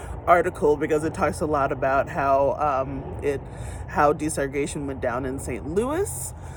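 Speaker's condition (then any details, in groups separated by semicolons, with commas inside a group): No condition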